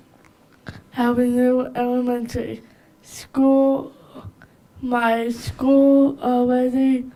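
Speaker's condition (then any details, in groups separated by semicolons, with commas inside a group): Cerebral palsy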